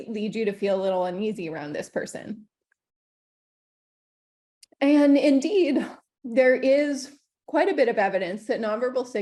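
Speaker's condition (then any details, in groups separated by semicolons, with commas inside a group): No condition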